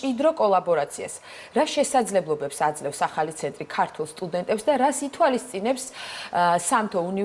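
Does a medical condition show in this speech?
No.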